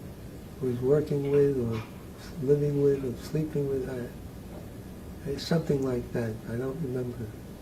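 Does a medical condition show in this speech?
Yes: Parkinson's disease.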